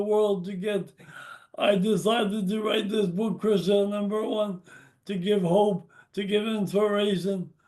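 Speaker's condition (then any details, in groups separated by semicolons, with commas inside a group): Brain injury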